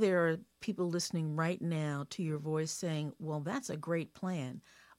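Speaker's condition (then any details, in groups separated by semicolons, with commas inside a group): No condition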